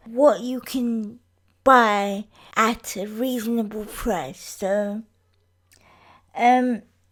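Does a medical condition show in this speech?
Yes: cerebral palsy.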